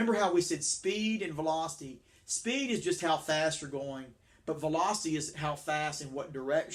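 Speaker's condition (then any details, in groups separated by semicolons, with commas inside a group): No condition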